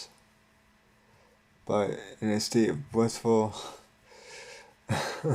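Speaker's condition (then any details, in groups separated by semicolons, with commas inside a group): Cerebral palsy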